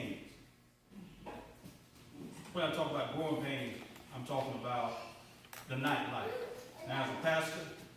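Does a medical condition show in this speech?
No.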